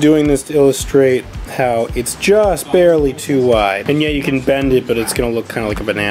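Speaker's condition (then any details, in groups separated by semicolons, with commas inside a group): No condition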